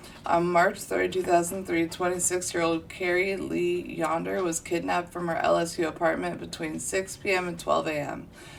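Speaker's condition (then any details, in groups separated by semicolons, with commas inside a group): No condition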